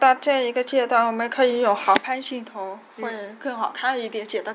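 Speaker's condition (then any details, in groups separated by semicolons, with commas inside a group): Hearing impairment; childhood hearing damage, caused by accident, completed rehabilitation training with family support; past speech training, parents spoke behind back, each word repeated hundreds of times daily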